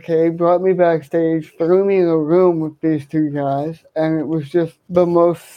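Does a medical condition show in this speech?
Yes: cerebral palsy, hemiplegia.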